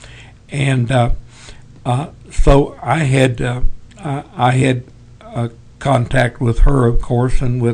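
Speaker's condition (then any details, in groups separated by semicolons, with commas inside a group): Parkinson's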